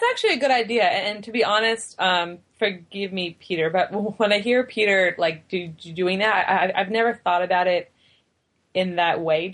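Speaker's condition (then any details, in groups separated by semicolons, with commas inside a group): Stuttering; stutters a lot, prefers stuttering confidently over voluntary stuttering; real stuttering at show opening, start of show feels like pressure, stutters through it; usually stutters on show opening, always genuine not voluntary; repeated sounds, repeated words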